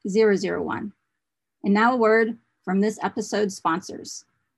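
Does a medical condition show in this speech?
No.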